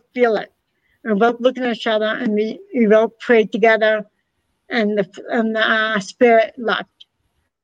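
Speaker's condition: Hard of hearing, cochlear implant

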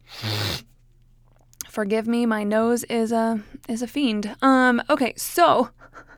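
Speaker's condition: No condition

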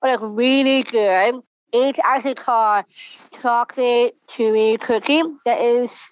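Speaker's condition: Down syndrome; congenital

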